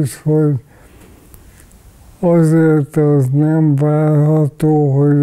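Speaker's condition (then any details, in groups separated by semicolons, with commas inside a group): ALS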